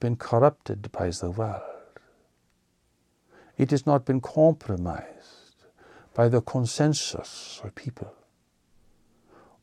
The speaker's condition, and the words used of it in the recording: None; typical speech.